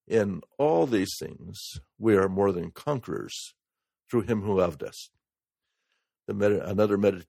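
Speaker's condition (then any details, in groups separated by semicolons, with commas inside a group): No condition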